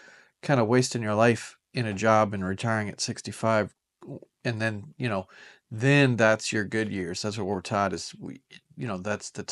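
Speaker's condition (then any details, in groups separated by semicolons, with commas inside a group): No condition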